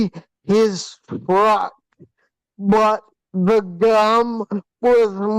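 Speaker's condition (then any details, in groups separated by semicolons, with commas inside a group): Hydrocephalus with shunt failure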